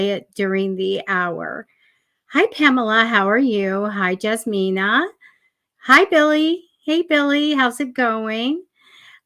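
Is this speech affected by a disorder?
No.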